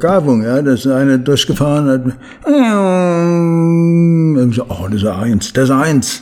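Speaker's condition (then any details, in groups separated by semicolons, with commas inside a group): Parkinson's disease; slowed movements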